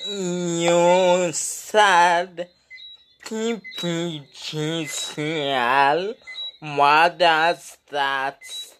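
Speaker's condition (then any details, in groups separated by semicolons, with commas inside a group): Speech impediment; no speech therapy yet, would need therapy to go on camera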